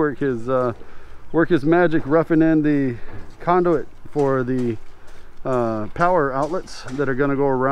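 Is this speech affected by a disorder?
No.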